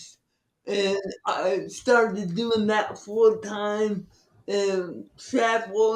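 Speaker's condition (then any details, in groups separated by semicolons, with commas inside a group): Cerebral palsy; from birth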